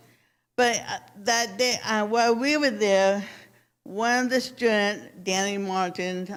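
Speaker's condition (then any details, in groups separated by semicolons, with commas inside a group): Cerebral palsy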